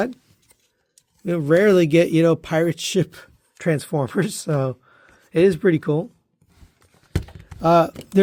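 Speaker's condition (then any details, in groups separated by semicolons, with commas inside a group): No condition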